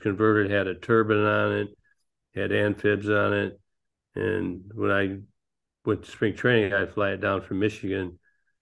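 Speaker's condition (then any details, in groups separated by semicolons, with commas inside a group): Parkinson's disease; man nearly 66, no longer flies planes because of Parkinson's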